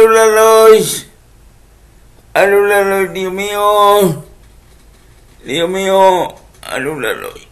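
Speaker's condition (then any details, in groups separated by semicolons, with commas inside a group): Cerebral palsy; uses wheelchair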